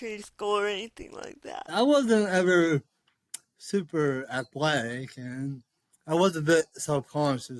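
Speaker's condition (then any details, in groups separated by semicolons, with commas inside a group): Cerebral palsy; all four limbs, mainly upper body, coordination affected, implanted pump; childhood physical therapy, pump battery replaced periodically; speech affected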